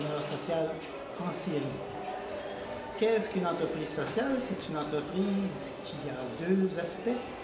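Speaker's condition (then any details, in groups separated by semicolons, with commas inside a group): No condition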